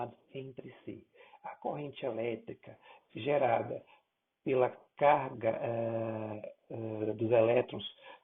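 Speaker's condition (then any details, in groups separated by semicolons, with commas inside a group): No condition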